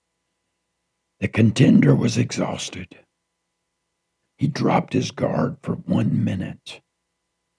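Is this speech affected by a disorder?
Yes: throat cancer, partial laryngectomy; lost part of voice, feels limited in how much can speak.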